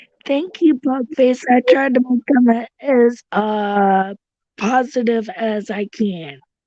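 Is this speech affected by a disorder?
Yes: cerebral palsy; tracheotomy.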